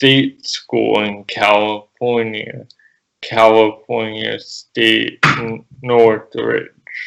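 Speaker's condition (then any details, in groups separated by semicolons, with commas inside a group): Cerebral palsy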